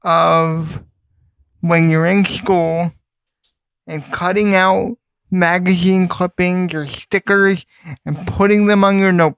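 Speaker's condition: Cerebral palsy; wheelchair user

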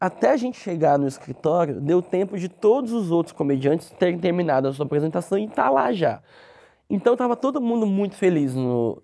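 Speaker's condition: Cleft lip; congenital cleft lip

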